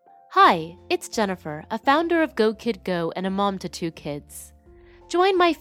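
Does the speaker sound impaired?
No.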